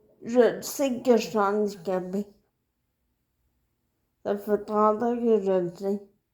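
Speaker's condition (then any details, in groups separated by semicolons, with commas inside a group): Cerebral palsy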